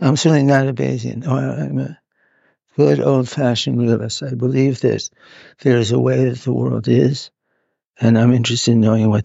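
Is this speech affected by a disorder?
Yes: Parkinson's; neurological disorder, hidden from others in early stages, now openly shown; needs to move about while filmed; audio hard to capture at points, partly due to movement.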